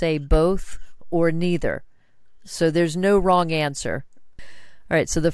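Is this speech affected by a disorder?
No.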